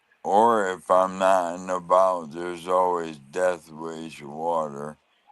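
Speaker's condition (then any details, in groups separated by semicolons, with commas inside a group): ALS; losing ability to talk and swallow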